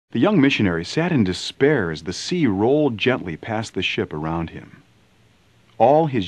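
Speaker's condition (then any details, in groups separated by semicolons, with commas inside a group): No condition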